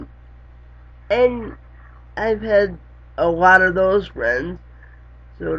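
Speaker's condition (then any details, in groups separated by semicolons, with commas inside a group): Cerebral palsy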